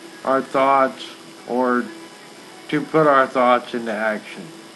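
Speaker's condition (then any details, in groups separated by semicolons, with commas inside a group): ALS; acupuncture, interactive metronome, about 2.5 years before diagnosis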